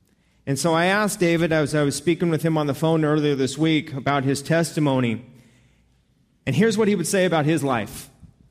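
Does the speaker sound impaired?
No.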